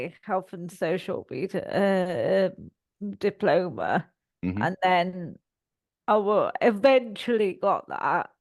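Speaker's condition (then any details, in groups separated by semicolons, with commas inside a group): Cerebral palsy; all four limbs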